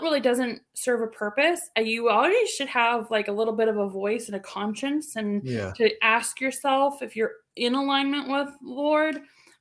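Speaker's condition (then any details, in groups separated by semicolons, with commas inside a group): No condition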